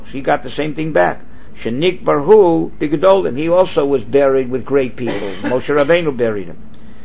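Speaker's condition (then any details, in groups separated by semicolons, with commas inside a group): No condition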